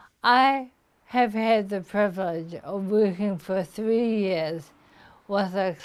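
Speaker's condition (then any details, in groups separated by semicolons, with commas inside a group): Motor neuron disease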